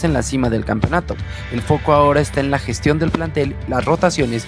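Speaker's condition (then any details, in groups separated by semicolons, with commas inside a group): No condition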